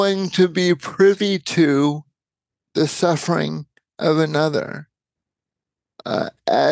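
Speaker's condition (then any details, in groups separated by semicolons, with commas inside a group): Cerebral palsy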